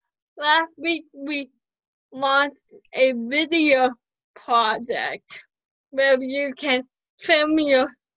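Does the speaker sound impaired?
Yes: cerebral palsy; mild spastic quadriplegic, since birth.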